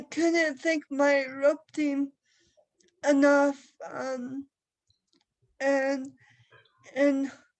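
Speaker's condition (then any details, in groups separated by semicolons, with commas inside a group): Cerebral palsy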